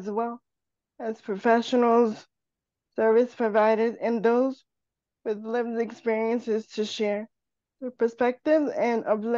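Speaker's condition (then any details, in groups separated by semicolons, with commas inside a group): Cerebral palsy; wheelchair user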